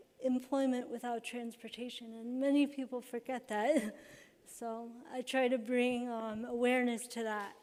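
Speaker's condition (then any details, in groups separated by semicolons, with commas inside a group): Cerebral palsy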